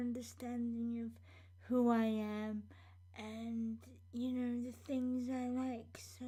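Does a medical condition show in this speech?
Yes: cerebral palsy.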